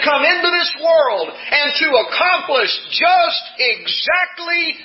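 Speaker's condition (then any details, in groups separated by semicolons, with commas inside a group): No condition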